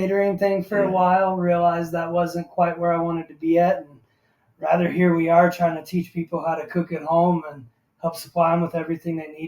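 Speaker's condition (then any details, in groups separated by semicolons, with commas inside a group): No condition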